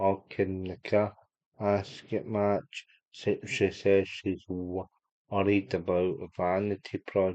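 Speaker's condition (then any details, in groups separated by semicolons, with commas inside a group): Cerebral palsy; unable to walk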